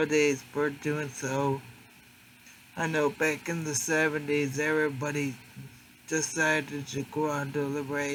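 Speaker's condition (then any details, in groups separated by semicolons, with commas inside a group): Traumatic brain injury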